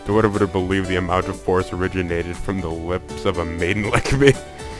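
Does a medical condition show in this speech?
No.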